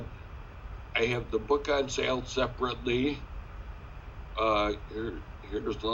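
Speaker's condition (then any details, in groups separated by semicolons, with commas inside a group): Sca15, spinocerebellar ataxia type 15; diagnosed about 25 years ago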